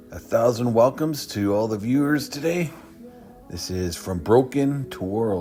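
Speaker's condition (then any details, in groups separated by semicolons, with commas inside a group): No condition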